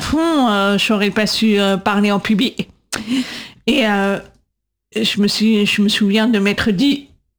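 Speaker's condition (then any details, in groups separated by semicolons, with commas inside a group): Deaf from birth; congenital deafness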